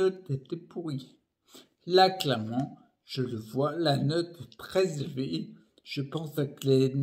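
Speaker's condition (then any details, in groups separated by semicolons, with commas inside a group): Primary progressive multiple sclerosis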